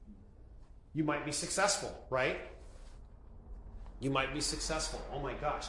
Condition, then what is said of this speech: No condition.